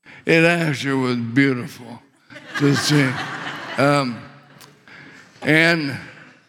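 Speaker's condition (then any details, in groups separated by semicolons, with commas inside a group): ALS; couldn't breathe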